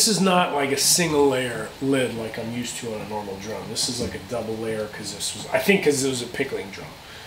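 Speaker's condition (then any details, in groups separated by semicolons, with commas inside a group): No condition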